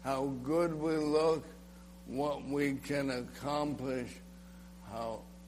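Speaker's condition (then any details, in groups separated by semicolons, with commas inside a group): ALS; slurred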